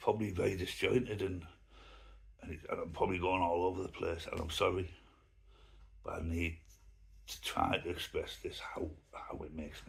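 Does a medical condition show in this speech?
Yes: myasthenia gravis.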